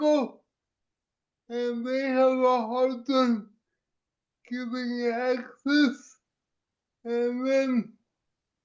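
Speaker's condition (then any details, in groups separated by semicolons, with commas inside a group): Cerebral palsy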